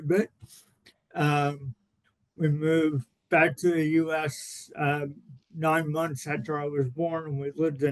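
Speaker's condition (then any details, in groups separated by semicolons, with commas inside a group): Cerebral palsy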